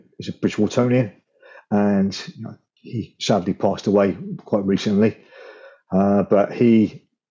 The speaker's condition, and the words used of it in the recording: Stuttering. I can stammer in some, but I always try and finish off.